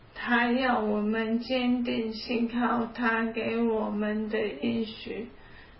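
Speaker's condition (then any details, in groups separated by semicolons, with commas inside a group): ALS; onset about three years ago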